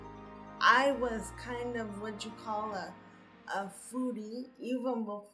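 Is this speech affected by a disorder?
Yes: cerebral palsy; from birth; diagnosed around preschool age.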